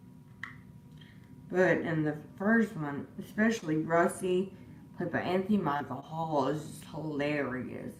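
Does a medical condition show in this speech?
Yes: disability causing slurred speech.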